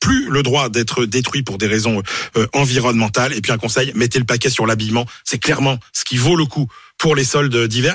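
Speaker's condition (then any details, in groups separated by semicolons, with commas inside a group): No condition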